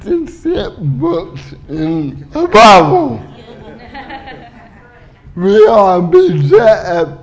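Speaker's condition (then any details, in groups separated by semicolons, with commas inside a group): Cerebral palsy; body constantly fights back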